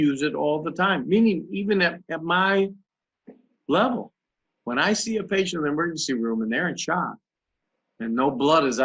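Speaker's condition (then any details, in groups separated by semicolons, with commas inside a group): No condition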